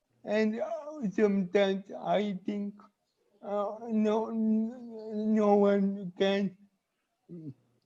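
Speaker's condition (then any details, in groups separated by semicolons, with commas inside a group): Cerebral palsy; cannot speak normally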